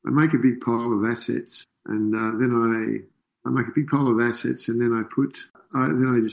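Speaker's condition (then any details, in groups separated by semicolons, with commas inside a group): Parkinson's disease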